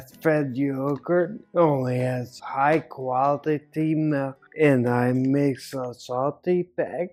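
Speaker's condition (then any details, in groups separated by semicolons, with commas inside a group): Ataxia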